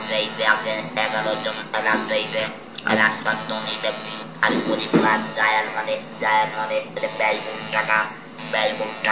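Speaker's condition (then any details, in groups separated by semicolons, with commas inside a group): Laryngeal surgery, electrolarynx; larynx operation, likely smoking-related; operation 10 years ago; electrolarynx held against throat produces voice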